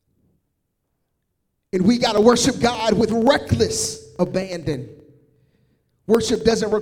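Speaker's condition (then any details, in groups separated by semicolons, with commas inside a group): No condition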